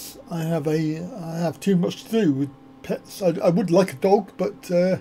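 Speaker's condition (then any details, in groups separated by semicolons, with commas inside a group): Cerebral palsy; back surgery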